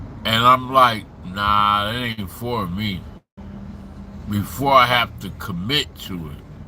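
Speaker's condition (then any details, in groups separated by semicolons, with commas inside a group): Slurred speech; still slurs words occasionally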